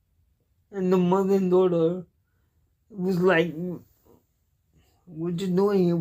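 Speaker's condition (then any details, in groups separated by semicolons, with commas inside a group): Cerebral palsy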